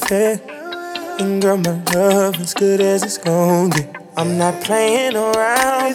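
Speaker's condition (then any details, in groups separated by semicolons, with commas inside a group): No condition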